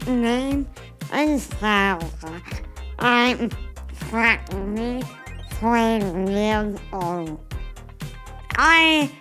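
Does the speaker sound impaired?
Yes: unnamed condition affecting speech.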